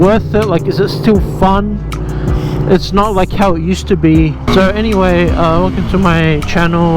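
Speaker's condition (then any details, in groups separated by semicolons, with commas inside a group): No condition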